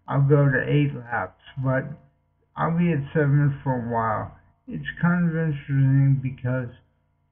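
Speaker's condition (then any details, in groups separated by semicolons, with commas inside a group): Multiple sclerosis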